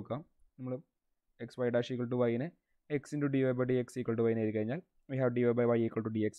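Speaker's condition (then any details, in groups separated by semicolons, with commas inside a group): No condition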